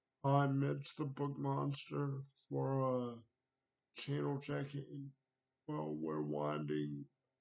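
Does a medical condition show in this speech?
Yes: cerebral palsy.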